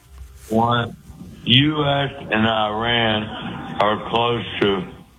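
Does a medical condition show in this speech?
Yes: speech impediment; cause unclear, stabbed by girlfriend and hit on head with ashtray years ago; usually hard for host to understand, understood better than ever during this call.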